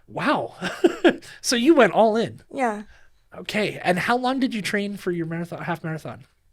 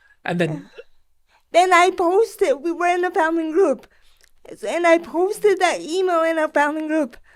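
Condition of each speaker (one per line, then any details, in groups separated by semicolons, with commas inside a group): No condition
Cerebral palsy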